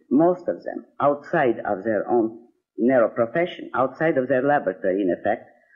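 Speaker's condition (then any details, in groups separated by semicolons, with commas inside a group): No condition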